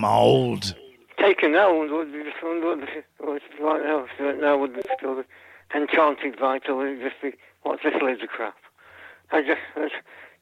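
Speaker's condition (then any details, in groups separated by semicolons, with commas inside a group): Parkinson's disease; on Parkinson's medication; speech getting worse; not massively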